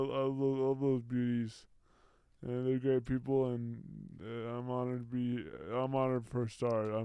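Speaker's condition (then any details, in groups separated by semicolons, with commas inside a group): Brain injury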